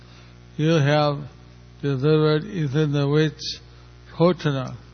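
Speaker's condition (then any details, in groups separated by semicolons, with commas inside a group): Stroke; a little over a year since stroke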